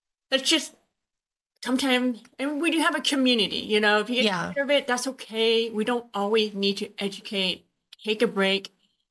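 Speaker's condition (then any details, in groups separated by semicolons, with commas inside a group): Usher syndrome, born deaf; no balance issues, uses hearing aids, signs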